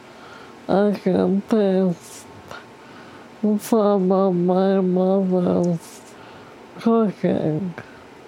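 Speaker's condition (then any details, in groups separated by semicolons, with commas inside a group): ALS; progressive, motorized wheelchair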